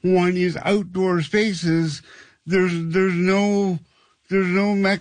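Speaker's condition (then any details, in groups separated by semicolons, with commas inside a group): Cerebral palsy; some 40 years ago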